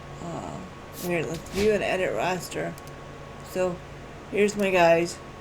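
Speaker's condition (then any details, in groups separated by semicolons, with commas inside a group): Cerebral palsy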